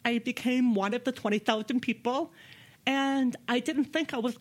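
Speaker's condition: Deafness; speaks with own voice

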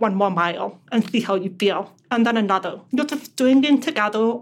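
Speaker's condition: Deafness; relies on lip reading

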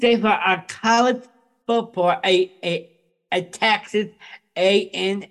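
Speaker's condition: Down syndrome; open heart surgery in infancy

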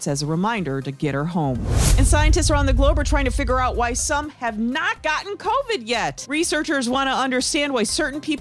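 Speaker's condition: No condition

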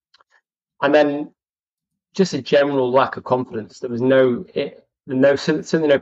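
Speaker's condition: Stammer; lifelong stammer, present since early childhood, worsens with physical, mental and emotional tiredness; currently tired, stammer flaring this week, could not say own name yesterday; stammer with blocks, sometimes unable to say own name, worse when tired; repeated sounds, blocks

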